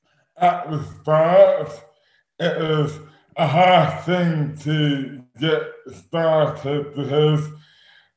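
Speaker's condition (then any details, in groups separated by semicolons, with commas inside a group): Dystonia; sudden overnight adult onset, affects speech and arms, suspected congenital jaw defect plus rugby hits, damaged TMJ; 12 years since onset, progressed, hands partly lost and curled inwards, Botox injections, diagnosed by London neurologist; incredibly slurred, dramatically impaired, worse at onset with eating difficulty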